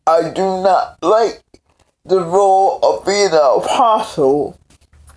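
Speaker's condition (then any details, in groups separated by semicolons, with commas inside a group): Cerebral palsy; several unnoticed strokes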